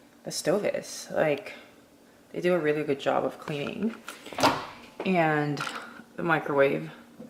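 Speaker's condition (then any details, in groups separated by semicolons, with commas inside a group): No condition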